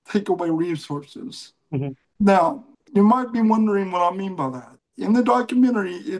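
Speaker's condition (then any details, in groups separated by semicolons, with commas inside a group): Cerebral palsy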